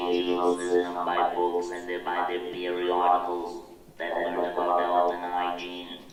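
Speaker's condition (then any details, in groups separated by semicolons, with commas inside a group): Laryngectomy; voice tires easily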